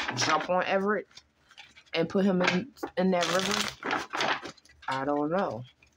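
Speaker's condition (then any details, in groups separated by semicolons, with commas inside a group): No condition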